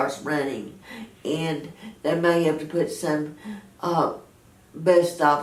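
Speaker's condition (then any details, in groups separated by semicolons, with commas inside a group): Cerebral palsy; very mild, balance problems, uses walker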